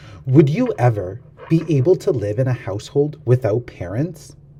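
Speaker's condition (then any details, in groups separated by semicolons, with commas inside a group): No condition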